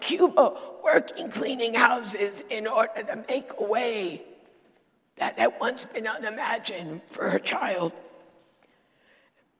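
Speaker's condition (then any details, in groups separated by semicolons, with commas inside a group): Dysphonia; lost ability to sing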